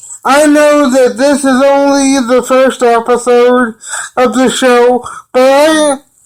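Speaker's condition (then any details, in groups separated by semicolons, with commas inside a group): Cerebral palsy; brain damage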